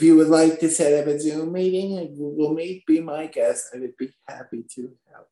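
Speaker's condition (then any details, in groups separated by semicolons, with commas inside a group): Spastic quadriplegic cerebral palsy; from birth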